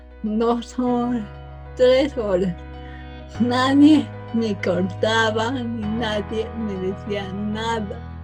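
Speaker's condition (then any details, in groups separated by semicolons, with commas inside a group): Cerebral palsy from birth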